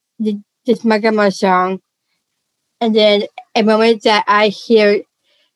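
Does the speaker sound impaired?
Yes: Down syndrome; congenital.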